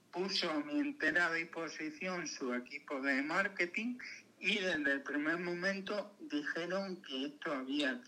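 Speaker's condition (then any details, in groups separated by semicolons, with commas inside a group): Cerebral palsy; lifelong physical motor disability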